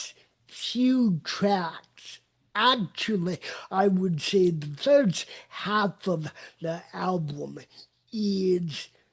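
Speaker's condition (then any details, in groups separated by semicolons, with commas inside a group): Cerebral palsy; uses walker and wheelchair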